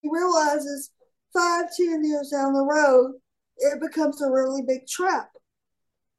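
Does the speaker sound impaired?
Yes: cerebral palsy; from birth.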